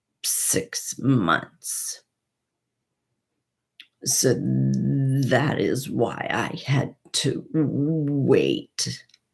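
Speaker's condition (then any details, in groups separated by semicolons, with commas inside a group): Parkinson's and essential tremor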